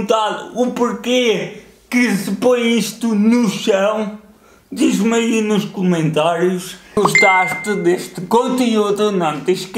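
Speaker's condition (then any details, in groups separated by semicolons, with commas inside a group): Cerebral palsy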